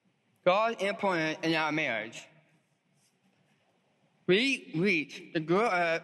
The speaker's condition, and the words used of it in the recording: Down syndrome. Listen closely over these 9 minutes.